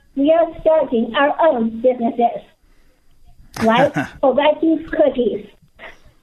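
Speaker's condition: Down syndrome; described as extraordinary public speaker

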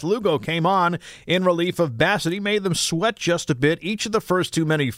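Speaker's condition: No condition

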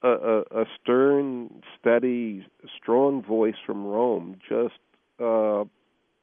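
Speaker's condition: No condition

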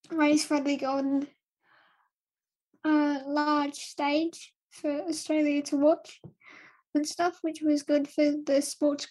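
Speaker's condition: Cerebral palsy, spastic dystonic quadriplegia

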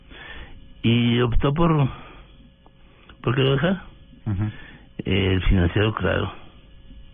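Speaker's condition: Parkinson's disease; onset after returning to Bogotá, stooped hunched posture at times, loss of strength, weakness; neurologist care, walking, running and tennis exercise, felt stronger after two weeks; voice sometimes trembles, sometimes intelligible, sometimes not understood at all

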